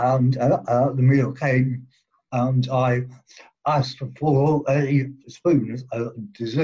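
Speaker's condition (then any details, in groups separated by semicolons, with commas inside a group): Cerebral palsy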